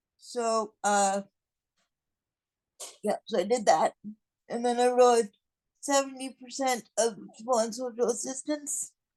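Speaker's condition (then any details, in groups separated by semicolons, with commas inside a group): Cerebral palsy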